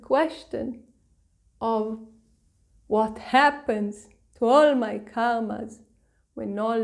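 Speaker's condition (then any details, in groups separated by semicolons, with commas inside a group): No condition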